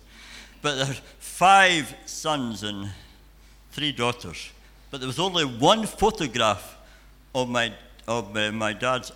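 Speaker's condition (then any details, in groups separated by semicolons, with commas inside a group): Cleft palate and cleft lip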